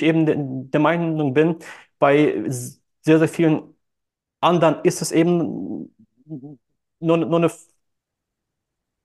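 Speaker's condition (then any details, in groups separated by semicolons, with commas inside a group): Stuttering; since childhood, hard in childhood, youth, school and nearly all speaking situations; compensates by outsourcing phone calls, social media and texting, speaks on stage; speech hangs at times, part-word repetitions; repeated words, prolonged sounds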